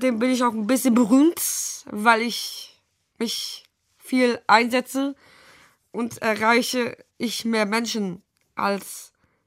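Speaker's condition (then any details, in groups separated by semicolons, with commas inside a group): Down syndrome; adult, age 20, cannot understand all difficult-language texts, needs easy-language translator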